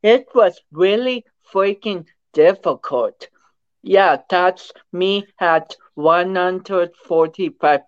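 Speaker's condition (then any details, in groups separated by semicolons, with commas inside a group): Cerebral palsy; affects speech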